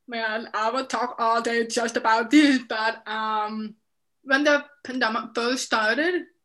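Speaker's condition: Deafness, profound, severe; right hearing aid

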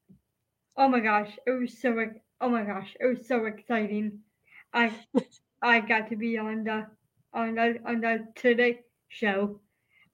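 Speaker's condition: Down syndrome; congenital, hypotonia at birth, diagnosed hours after birth, high marker on alpha fetoprotein test at 16 weeks

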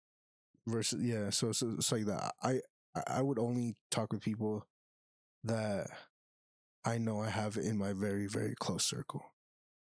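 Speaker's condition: Stutter; responds to things a little slower; repeated words, blocks

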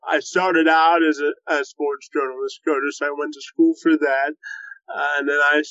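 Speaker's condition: Cerebral palsy, spastic quadriplegia

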